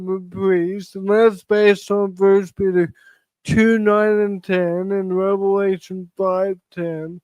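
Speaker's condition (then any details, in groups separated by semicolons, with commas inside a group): Cerebral palsy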